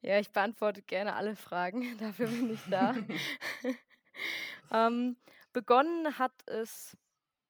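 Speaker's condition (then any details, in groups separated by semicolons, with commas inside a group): No condition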